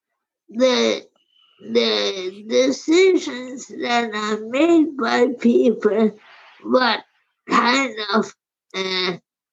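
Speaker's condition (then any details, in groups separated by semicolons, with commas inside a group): Primary lateral sclerosis; wheelchair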